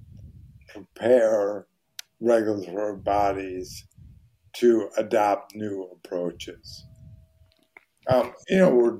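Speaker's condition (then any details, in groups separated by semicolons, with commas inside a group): ALS; voice very hoarse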